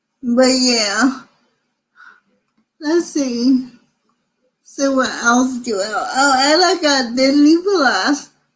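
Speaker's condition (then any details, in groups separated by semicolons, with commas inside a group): Cerebral palsy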